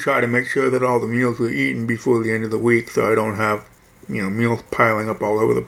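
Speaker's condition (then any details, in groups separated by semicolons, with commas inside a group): Hearing loss; music enjoyed less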